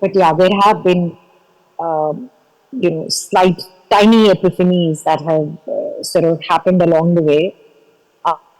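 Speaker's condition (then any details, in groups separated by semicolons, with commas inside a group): No condition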